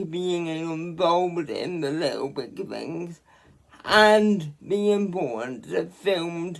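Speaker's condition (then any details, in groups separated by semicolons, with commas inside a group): Quadriplegic cerebral palsy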